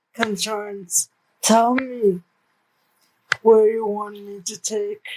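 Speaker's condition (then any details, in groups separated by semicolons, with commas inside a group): Cerebral palsy; present from birth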